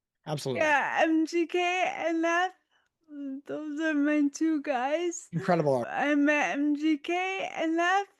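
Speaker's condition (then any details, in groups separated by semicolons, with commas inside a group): Dystonia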